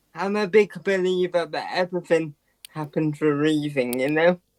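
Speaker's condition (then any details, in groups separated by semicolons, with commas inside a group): Quadriplegic cerebral palsy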